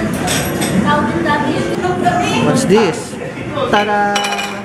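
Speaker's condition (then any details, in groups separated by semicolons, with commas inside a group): No condition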